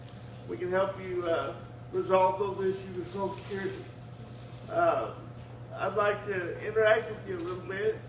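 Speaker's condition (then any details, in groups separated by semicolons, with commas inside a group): Cerebral palsy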